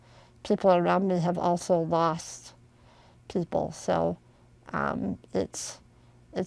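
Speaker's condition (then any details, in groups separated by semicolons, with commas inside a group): Spinal muscular atrophy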